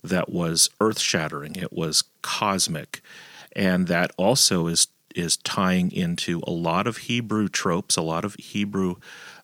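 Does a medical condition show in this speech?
No.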